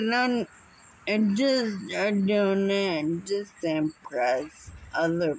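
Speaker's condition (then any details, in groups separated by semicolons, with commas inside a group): Muscular dystrophy; unable to walk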